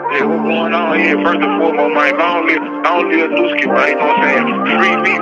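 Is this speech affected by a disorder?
No.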